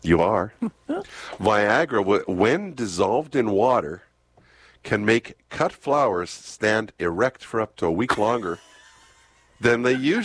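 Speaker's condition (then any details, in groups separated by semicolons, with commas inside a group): No condition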